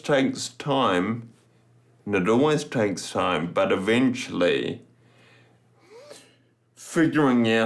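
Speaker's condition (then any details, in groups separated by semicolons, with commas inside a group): Friedreich's ataxia; genetic, progressive, affects nerves and coordination; less progressed than siblings, no spinal fusion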